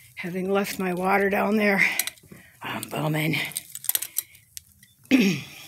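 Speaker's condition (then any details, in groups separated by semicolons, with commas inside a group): No condition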